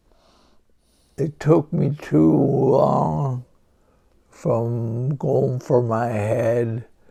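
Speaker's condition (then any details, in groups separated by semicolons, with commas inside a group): Huntington's disease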